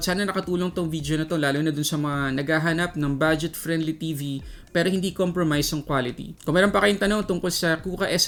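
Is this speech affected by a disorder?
No.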